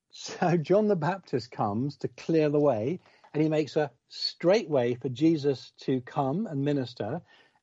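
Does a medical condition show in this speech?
No.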